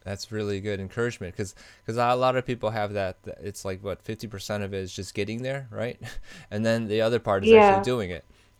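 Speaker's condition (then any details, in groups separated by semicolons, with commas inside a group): No condition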